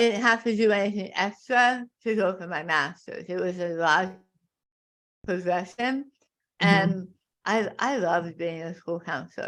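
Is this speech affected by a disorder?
Yes: tongue cancer; stage four tongue carcinoma, half tongue removed.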